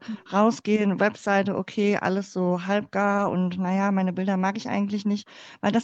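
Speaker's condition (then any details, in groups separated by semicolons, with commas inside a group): Cleft palate; congenital, born in former GDR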